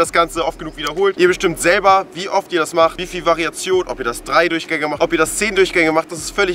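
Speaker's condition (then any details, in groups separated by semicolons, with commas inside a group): No condition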